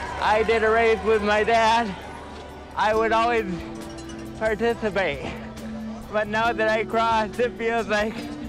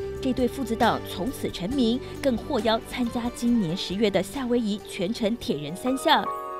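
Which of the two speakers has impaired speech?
The first: cerebral palsy; congenital, cannot walk normally, wheelchair user; walks short distances with great difficulty; unable to speak normally.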